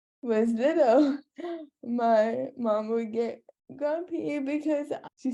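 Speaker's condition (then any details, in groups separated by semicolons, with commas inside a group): Cerebral palsy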